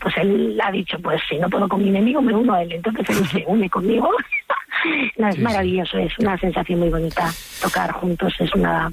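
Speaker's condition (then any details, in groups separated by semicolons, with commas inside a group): Vocal fold nodules, bilateral nodules; two nodules on vocal folds, forbidden to sing, propolis-licorice remedy, lozenges, some voice rest; voice broken after five shows Friday to Sunday, about 22 shows this month; hoarse, genuinely broken voice, apologizes for voice, sings Bonnie Tyler or Joaquín Sabina when broken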